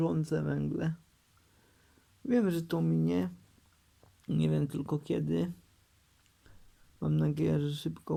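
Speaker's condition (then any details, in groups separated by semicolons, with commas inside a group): Cerebral palsy; uses wheelchair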